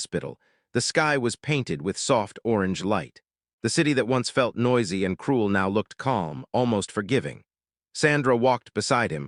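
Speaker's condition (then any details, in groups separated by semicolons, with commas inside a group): No condition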